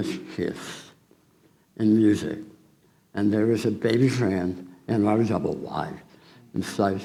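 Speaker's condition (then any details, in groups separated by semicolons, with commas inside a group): Tongue cancer surgery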